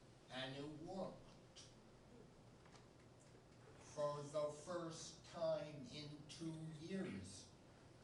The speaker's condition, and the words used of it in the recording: Aphasia. They couldn't tell what country my voice accent was from.